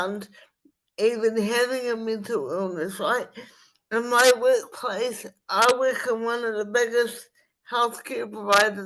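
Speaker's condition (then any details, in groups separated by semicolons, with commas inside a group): Spastic cerebral palsy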